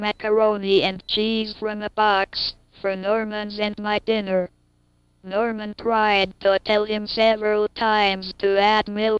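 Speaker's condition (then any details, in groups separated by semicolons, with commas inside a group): Cerebral palsy; likely from viral encephalitis in infancy, cannot move limbs; onset in infancy, uses word boards; cannot speak, communicates via word boards and facial expressions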